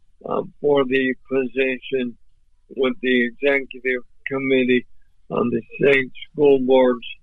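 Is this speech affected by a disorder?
Yes: ALS; voice off but clear and understandable.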